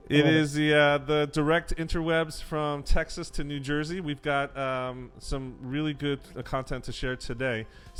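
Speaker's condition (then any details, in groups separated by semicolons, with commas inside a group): No condition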